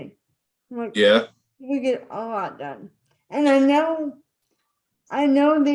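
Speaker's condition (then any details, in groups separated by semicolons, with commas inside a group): Spastic cerebral palsy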